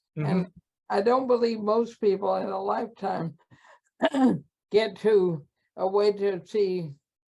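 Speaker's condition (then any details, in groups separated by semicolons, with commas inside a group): ALS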